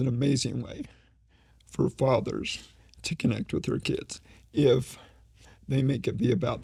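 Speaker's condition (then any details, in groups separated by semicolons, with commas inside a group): ALS; slowly progressing form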